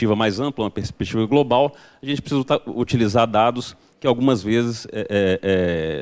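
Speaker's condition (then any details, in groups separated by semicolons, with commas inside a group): No condition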